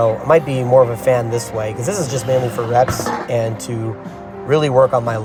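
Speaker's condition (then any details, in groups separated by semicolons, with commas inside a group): No condition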